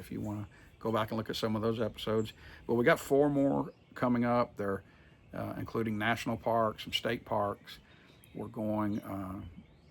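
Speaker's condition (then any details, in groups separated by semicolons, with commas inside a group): No condition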